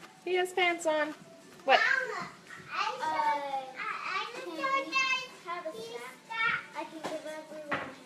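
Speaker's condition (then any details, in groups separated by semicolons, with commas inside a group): No condition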